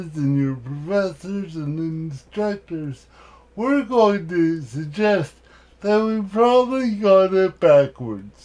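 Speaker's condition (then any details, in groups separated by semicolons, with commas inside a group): Cerebral palsy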